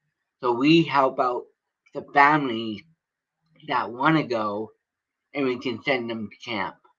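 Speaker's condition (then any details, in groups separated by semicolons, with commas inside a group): Cerebral palsy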